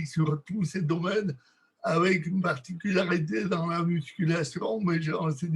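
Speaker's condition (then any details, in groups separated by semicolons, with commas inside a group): Cerebral palsy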